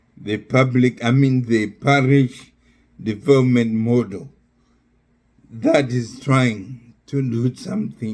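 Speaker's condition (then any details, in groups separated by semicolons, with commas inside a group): Neurological disease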